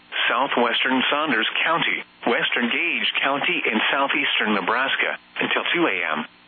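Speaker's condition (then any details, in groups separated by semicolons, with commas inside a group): No condition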